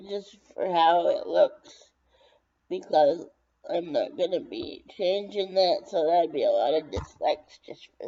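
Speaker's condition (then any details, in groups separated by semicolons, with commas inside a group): Brain injury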